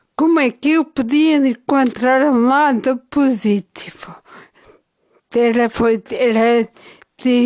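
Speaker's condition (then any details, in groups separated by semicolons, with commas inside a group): Ataxia after brain injury; acquired, brain injury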